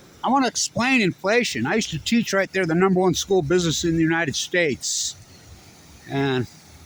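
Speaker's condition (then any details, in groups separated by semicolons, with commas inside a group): No condition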